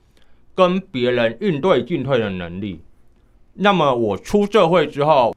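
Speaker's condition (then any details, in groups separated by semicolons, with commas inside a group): Hearing impairment, high-frequency hearing loss, mild; misses teammates' calls without assistive device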